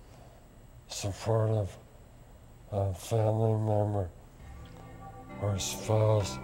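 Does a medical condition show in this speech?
Yes: lou Gehrig's disease; swallowing and speaking affected last, voice affected.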